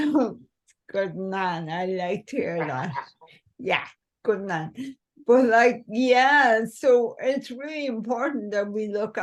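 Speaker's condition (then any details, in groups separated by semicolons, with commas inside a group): Cerebral palsy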